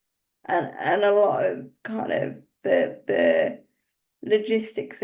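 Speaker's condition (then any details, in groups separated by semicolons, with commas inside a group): Cerebral palsy; uses wheelchair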